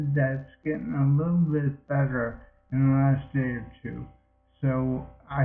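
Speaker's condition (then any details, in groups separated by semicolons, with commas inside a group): Multiple sclerosis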